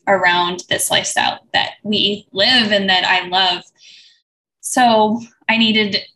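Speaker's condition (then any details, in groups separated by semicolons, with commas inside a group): No condition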